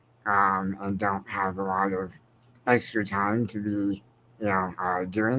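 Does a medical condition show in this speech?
Yes: spinal muscular atrophy.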